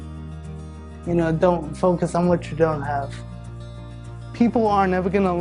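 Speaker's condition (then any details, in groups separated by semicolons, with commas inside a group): Cerebral palsy quadriplegia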